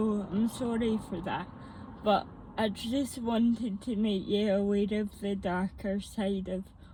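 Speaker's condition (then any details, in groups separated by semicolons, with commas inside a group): Mixed cerebral palsy; mixed type, earlier described as ataxic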